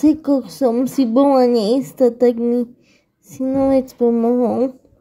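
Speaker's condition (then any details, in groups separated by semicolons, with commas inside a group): Cerebral palsy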